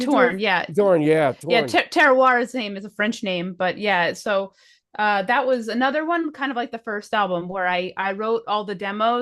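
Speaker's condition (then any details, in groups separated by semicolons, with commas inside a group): No condition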